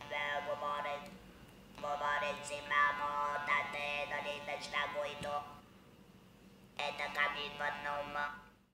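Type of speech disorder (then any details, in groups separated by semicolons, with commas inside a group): Electrolarynx speech; electrolarynx user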